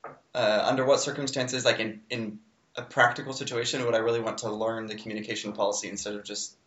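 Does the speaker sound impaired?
No.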